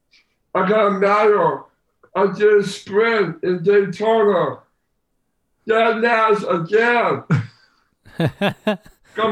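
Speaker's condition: Down syndrome; poor balance

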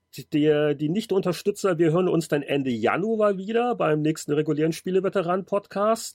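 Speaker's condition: No condition

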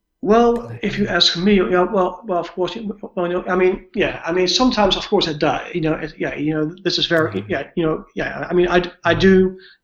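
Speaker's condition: Cluttering with stuttering component; lifelong, long believed to be stuttering, cluttering recognized around age 30, several past stuttering therapies; primarily cluttering, fast speech, difficulty formulating, occasional severe blocks when tired or stressed; repeated sounds, repeated words

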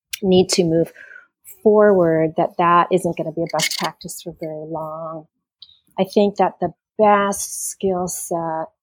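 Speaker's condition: No condition

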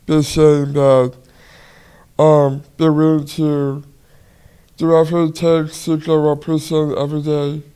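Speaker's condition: Down syndrome; gets infections easily

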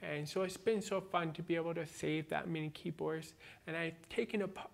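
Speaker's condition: Born deaf, cochlear implant

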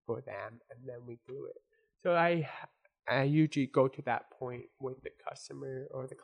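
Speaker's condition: Born deaf; congenital deafness from birth

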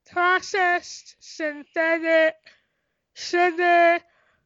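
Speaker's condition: Tracheostomy; congenital cystic hygroma of head and neck, lymphatic system, cysts in airway and esophagus, 50-60 surgeries; age 28, tracheostomy and stomach feeding tube since few days old, breathes through neck tube; doctors predicted never talking, learned to talk, unable to swallow, breathing effortful when running

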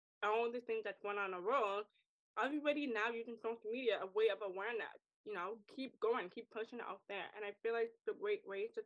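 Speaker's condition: Deafness, acquired deafness, wears hearing aids; acquired deafness from ear infection at age 4

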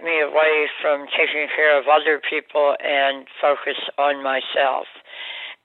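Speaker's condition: Oral cancer surgery, jaw removal

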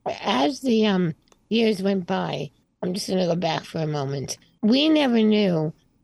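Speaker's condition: Spinal muscular atrophy type 2; congenital, born early 60s, wheelchair user, slightly progressive, found out in twenties, arms less mobile; breathing, speaking and singing much stronger since medication, functions declining before it

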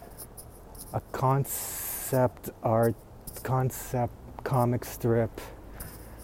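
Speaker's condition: Stuttering; stuttering that comes and goes, occasional very severe episodes, voluntary stuttering a goal, finds it hard; does not stutter when angry enough; prolonged sounds

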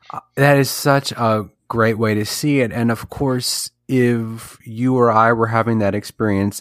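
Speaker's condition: No condition

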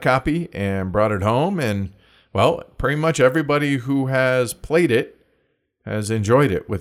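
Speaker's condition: No condition

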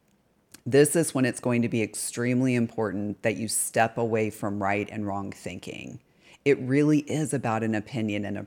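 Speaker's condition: No condition

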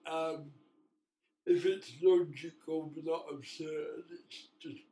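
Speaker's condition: Cerebral palsy

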